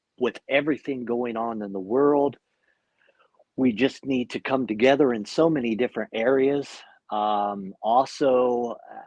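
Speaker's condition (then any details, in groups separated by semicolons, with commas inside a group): No condition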